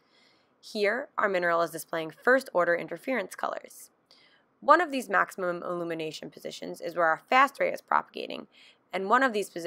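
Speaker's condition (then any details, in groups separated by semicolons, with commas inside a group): No condition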